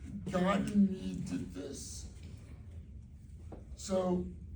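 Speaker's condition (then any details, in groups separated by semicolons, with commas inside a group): Cerebral palsy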